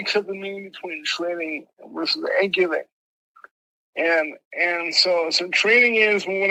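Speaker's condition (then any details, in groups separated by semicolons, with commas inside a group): Mild cerebral palsy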